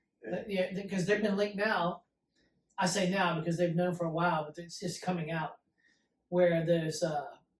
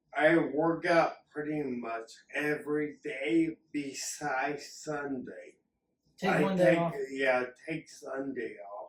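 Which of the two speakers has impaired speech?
The second: acquired ataxia; acquired ataxia, impaired coordination, balance and movement; takes dalfampridine, worse when off it; one treatment made voice much worse.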